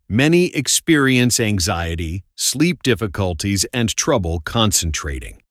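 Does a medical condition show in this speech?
No.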